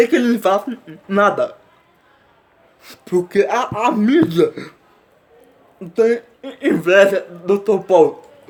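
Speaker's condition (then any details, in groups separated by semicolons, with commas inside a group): Cerebral palsy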